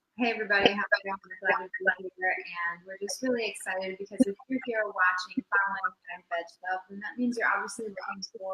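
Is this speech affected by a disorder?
No.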